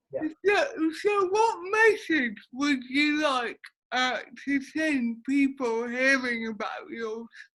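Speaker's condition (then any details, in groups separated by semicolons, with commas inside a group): Cerebral palsy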